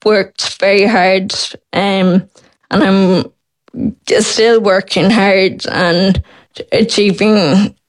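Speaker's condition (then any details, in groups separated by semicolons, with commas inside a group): Friedreich's ataxia; symptoms late primary school, diagnosed 12 by professor King, Temple Street, three scoliosis spinal surgeries; age 28, fully wheelchair reliant, mild cardiomyopathy, fatigue, nightly burning foot nerve pain, Skyclarys not reimbursed; speech expected to disappear, synthetic voice expected, swallow worsening toward thickeners, breathing may need ventilator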